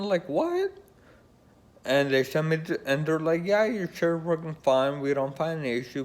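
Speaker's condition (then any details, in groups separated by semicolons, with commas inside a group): Friedreich's ataxia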